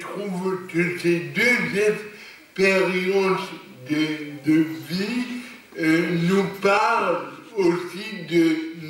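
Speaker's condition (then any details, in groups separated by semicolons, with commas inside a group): Cerebral palsy; lifelong, non-progressive; stable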